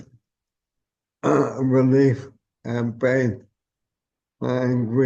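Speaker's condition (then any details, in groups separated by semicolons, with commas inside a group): ALS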